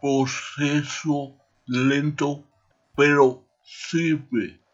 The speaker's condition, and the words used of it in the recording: Aphasia. Sé que lo que quiero decir, pero es difícil encontrar las palabras.